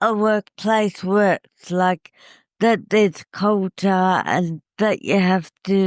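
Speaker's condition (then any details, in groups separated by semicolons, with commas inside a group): Cerebral palsy; uses wheelchair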